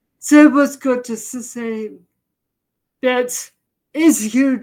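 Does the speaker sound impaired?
Yes: deafness, severe; progressive, hard of hearing to partially deaf to current level, brain misinterprets sounds and speech, also visually impaired; can hardly understand speech, vocabulary partly picked up from reading.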